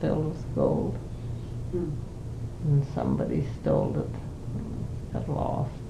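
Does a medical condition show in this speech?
Yes: Parkinson's disease; 5 years since onset.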